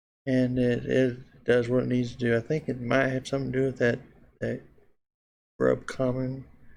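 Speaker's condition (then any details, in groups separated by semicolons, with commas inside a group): Parkinson's disease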